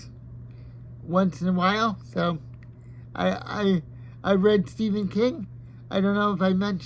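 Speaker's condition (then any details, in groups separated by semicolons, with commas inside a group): Cerebral palsy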